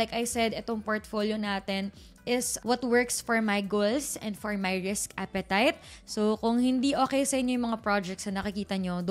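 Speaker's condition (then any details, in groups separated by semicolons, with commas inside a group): No condition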